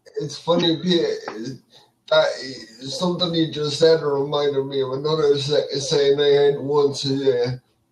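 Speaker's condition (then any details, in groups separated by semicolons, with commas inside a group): Cerebral palsy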